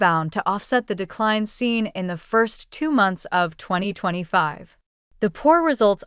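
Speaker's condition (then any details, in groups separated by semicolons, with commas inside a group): No condition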